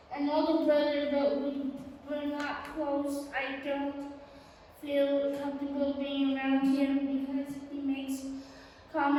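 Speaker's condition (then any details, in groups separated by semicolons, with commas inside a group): Spastic quadriplegic cerebral palsy; spastic quadriplegic, all limbs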